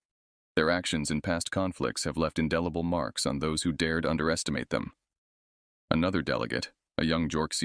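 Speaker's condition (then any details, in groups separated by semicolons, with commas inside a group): No condition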